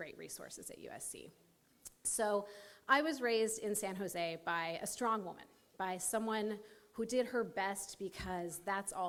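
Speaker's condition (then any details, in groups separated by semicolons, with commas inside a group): No condition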